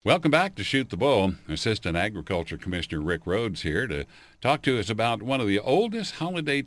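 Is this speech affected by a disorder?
No.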